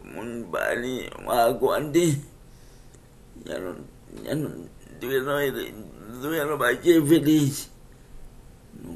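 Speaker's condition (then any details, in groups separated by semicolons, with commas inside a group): Cerebral palsy; speech affected by cerebral palsy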